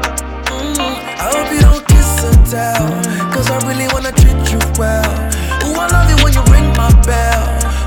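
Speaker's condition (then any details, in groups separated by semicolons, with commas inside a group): No condition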